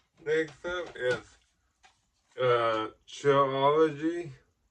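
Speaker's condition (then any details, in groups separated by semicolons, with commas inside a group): Ataxic cerebral palsy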